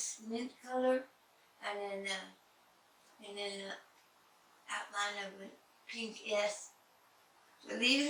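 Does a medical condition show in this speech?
Yes: head and neck cancer; had speech therapy.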